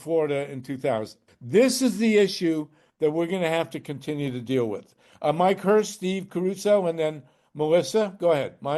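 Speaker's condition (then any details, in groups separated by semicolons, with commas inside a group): No condition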